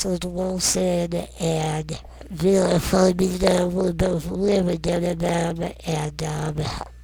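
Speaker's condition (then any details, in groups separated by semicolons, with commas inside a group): Non-progressive muscular dystrophy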